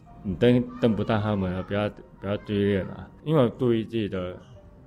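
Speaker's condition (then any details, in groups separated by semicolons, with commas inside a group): Congenital hearing impairment, mild; communicates clearly when explaining training plans to teammates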